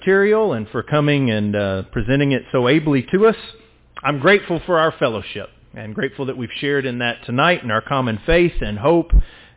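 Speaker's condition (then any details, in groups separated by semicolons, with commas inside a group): No condition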